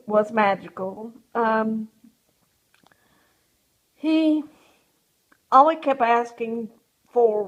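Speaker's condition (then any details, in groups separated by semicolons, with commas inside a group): Cerebral palsy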